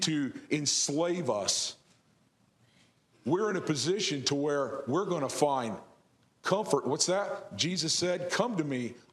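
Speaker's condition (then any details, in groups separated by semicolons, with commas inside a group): No condition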